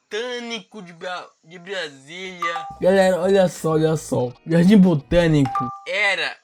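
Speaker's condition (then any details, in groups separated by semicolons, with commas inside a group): Cerebral palsy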